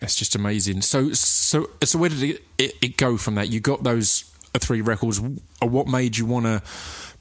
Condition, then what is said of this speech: Stuttering. So any length of podcast you should probably reduce by about 4 minutes or so.